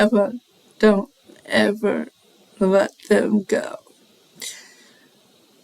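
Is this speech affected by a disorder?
Yes: cerebral palsy.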